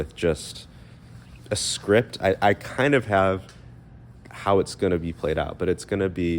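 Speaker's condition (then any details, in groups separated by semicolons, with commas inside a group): No condition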